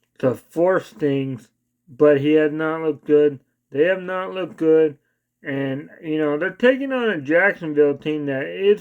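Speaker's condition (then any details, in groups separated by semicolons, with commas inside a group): Cerebral palsy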